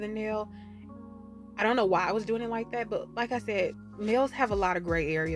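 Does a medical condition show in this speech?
No.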